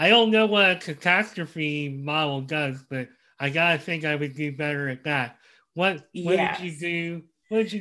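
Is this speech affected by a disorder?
Yes: cleft lip and palate; congenital.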